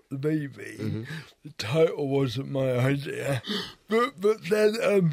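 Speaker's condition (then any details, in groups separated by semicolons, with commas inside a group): Cerebral palsy; finds some words hard to say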